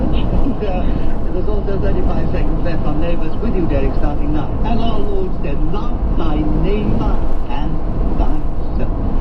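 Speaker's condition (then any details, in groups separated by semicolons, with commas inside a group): No condition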